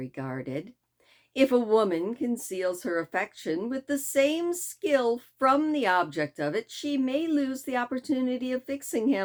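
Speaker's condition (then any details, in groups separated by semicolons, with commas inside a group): No condition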